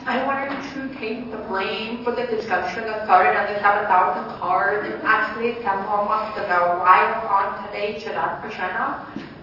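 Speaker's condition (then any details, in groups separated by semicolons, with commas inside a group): Deafness; relies on train visual monitors, windows and doors for station information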